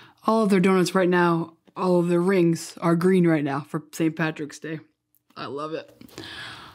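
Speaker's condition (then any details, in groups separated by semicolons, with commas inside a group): No condition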